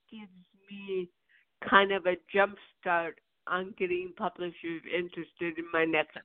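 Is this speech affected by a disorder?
Yes: cerebral palsy; birth onset, diagnosed at UCLA Medical Center, right hand affected, therapy from 18 months, lower back surgery; progressive nerve-damage hearing loss, hearing aids, falls, pain, broken collarbone, needs text with masks.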